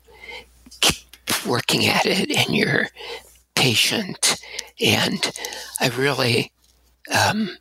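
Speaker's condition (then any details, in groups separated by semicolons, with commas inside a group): Abductor spasmodic dysphonia; significant vocal tremor since last surgery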